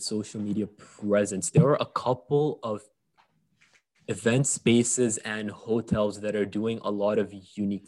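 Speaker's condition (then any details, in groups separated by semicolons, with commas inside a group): Stutter, mild; stutter from about age five, stuttered a lot in job interviews, overcome via self-development, small steps; mostly overcome in past few years, only a bit remains; slight residual stutter; blocks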